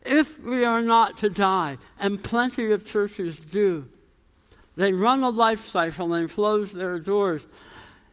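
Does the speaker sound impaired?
Yes: tongue cancer, jaw reconstruction, osteonecrosis of jaw after radiation; radiation-treated tongue cancer, jaw transplant in Miami, mandible bone graft, titanium implants.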